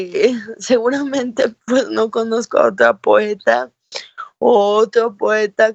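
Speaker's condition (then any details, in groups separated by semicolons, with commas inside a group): Cerebral palsy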